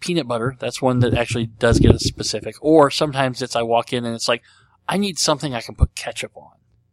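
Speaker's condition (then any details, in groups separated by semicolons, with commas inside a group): Cleft lip and palate; treated as a baby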